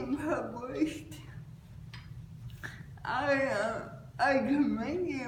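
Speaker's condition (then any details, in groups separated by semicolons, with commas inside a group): Cerebral palsy; since childhood, types with one hand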